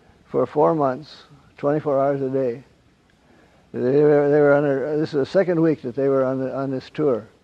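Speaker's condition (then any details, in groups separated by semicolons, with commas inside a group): Parkinson's; wakes at night, gets up around 3 am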